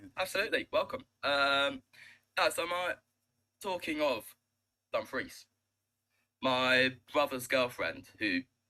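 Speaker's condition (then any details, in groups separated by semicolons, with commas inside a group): No condition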